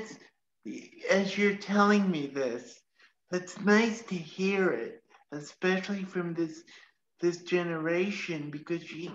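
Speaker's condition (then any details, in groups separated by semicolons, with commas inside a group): Cerebral palsy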